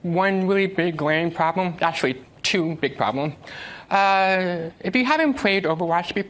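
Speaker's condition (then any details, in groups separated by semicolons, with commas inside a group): Deafness; uses American Sign Language, cannot follow game voice chat or spoken cues amid noise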